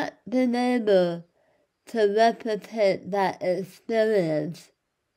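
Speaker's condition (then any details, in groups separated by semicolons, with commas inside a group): Speech loss after cancer treatment; speech loss after cancer surgery; speech improving, still struggles; mute for months after surgery, speech therapy helped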